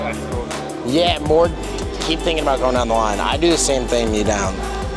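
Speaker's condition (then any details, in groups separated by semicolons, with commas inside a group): No condition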